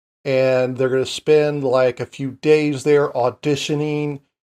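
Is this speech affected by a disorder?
No.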